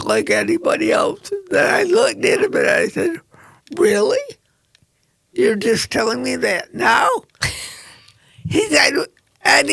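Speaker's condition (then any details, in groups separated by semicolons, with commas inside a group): Cerebral palsy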